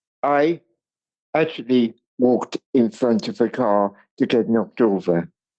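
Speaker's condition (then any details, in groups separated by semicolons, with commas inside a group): Cerebral palsy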